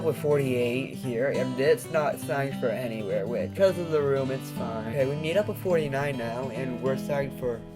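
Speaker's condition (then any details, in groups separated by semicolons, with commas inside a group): No condition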